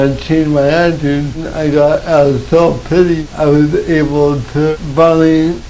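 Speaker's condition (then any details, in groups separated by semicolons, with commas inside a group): Cerebral palsy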